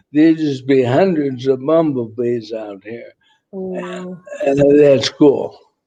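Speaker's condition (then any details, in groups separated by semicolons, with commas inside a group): ALS; voice tires, needs rest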